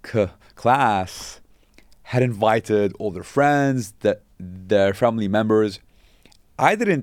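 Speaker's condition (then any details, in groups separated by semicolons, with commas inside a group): Stutter; stutter since early childhood, disfluency noticed by mother around age 2, still present as adult; breathing technique, exercise from speech therapy course before most engagements, past Toastmasters practice; breathing technique helps control stutter, avoided speaking when younger; repeated sounds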